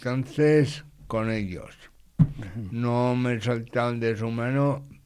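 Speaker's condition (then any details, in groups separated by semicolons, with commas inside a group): Condition akin to cerebral palsy; acquired after age three, lasting sequelae from an event or accident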